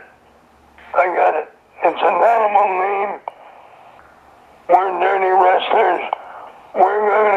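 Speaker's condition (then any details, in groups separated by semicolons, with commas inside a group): Throat cancer; survivor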